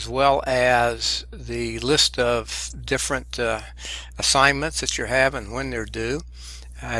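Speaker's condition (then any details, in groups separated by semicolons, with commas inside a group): No condition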